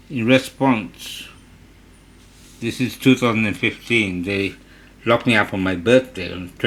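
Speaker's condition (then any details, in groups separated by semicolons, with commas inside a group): Parkinson's disease; idiopathic per hospital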